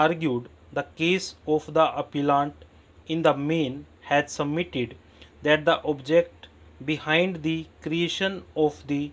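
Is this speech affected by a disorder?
No.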